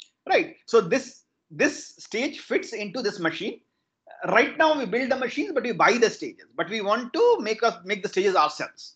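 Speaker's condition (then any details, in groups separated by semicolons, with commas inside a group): No condition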